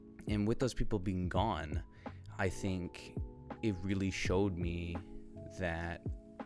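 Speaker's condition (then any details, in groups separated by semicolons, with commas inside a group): No condition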